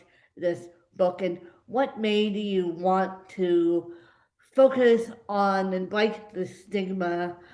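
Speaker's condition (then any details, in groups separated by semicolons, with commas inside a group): Cerebral palsy, mixed, moderate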